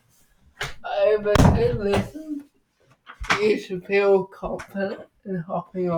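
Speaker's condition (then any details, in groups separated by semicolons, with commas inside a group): Cerebral palsy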